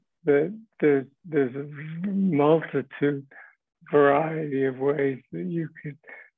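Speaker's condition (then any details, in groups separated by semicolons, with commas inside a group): Parkinson's disease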